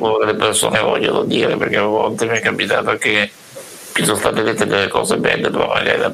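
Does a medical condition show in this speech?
Yes: Duchenne muscular dystrophy; genetic Duchenne muscular dystrophy, diagnosed around age six and a half; uses breathing ventilator, also during daytime; ventilator enables speaking and more autonomous breathing.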